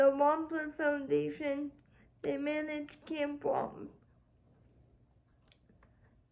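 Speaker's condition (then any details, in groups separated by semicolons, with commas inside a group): Cerebral palsy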